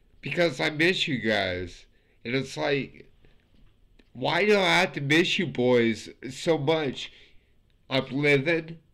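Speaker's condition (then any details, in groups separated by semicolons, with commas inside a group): Multiple sclerosis; sometimes hard to breathe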